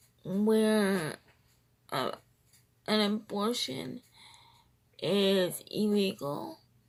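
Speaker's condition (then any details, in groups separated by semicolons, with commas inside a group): Cerebral palsy, triplegia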